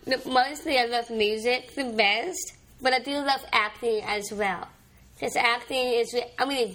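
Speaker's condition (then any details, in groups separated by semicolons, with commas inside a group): Down syndrome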